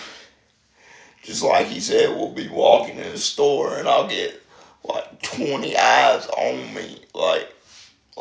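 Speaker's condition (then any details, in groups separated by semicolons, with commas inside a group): Spastic quadriplegic cerebral palsy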